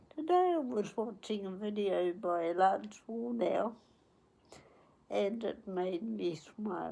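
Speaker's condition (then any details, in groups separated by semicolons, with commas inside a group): Cerebral palsy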